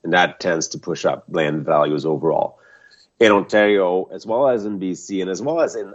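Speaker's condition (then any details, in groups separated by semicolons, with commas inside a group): No condition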